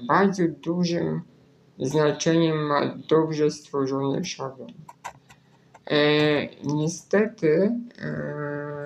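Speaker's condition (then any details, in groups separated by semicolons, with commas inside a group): Spinal muscular atrophy; cannot use normal keyboard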